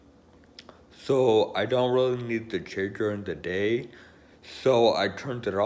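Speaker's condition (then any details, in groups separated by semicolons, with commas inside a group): Friedreich's ataxia; electric wheelchair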